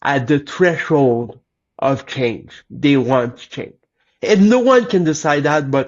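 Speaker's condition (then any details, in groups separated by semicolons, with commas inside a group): Cerebral palsy; lifelong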